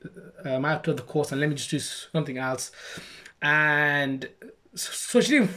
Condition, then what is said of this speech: Stuttering. Well, that took quite a long time.